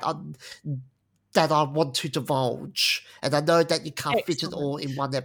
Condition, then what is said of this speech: Stuttering. No, thank you, and I do apologise for my stuttering.